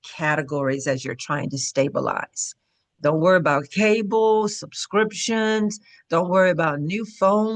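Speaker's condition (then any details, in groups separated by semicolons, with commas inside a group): No condition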